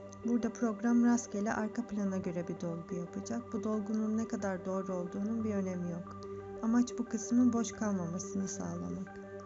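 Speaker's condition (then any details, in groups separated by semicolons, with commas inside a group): No condition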